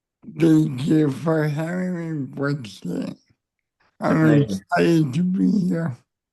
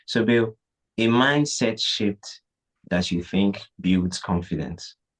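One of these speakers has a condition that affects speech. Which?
The first: cerebral palsy; neck surgery went badly.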